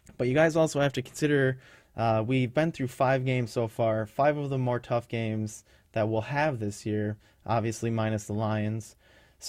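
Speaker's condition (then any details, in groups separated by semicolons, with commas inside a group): No condition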